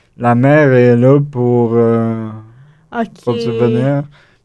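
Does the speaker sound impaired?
Yes: cerebral palsy; acquired, wheelchair user.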